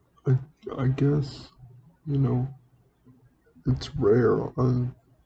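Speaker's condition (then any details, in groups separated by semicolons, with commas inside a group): Cerebral palsy; speaks relatively well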